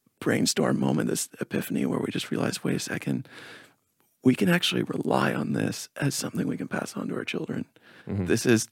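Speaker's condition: Spasmodic dysphonia; higher pitch more pinched but words get out

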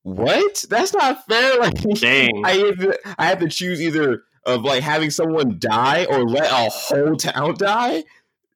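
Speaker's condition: No condition

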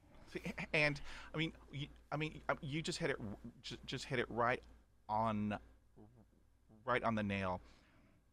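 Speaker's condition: Stuttering; stutter since about age 5 after shock and trauma, mute one year, 20 years speech therapy; age 51, over 40 years stuttering, still stutters, school speech therapy in Corpus Christi, Texas; stutter persists, blocks and repetitions since childhood, fluent when whispering, using accents or acting; repeated words, prolonged sounds, blocks

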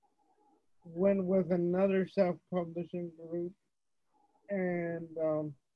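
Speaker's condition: Cerebral palsy; wheelchair user

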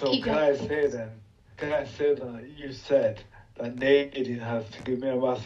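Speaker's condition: Motor neuron disease; first physiotherapist Amy Parkes, occupational therapist help with gadgetry; followed by MND, respiratory and long-term ventilation teams at Preston

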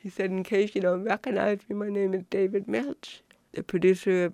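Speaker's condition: Cerebral palsy; titanium neck

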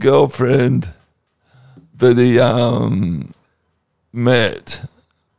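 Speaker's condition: Cerebral palsy

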